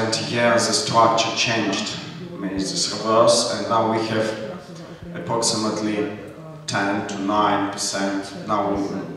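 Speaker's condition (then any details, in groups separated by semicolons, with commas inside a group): No condition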